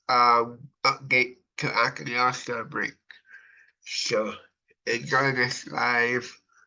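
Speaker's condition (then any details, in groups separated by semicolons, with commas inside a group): Cerebral palsy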